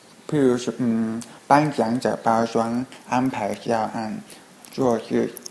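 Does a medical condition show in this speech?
Yes: hearing impairment; Skype video calls hard, others speak too fast, gets interrupted, falls behind.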